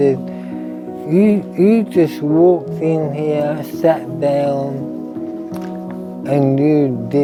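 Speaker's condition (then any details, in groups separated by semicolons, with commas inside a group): Motor neurone disease; tongue affected, limited talking, eating, swallowing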